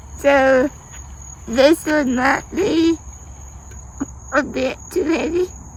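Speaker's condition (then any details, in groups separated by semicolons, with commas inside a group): Spinal muscular atrophy type 2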